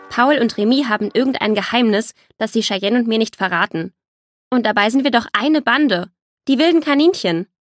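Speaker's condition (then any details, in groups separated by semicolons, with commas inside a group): No condition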